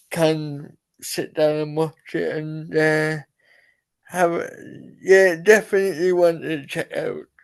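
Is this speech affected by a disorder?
Yes: cerebral palsy.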